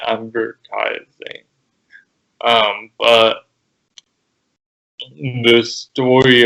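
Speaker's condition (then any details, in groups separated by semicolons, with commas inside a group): Cerebral palsy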